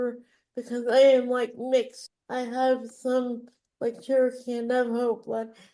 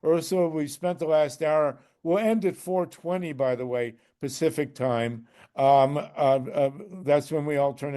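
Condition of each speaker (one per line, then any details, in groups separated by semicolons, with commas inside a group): Cerebral palsy; wheelchair user
No condition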